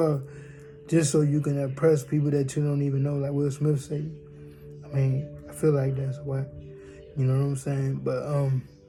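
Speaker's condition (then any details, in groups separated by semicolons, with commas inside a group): Cerebral palsy; from birth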